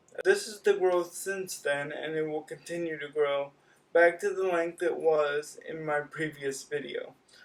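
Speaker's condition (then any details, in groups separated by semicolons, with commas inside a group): Cerebral palsy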